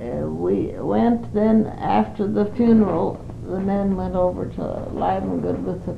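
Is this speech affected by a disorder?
Yes: Parkinson's disease; Parkinson's for 5 years, not very able to do much; 5 years since onset, cannot live alone.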